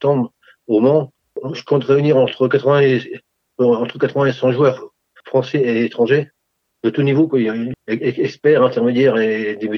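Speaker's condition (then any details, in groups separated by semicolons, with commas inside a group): Parkinson's disease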